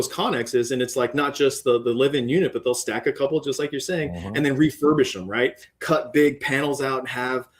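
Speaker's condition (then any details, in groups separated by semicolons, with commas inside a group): No condition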